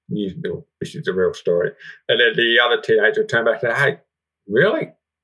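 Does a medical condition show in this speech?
Yes: profound deafness, congenital, severe profound hearing loss; profound deafness since birth, hearing aids, cochlear implant in worse ear, right ear better; relearned speech sounds after implant with NDIS-funded speech therapist specialised in hearing loss.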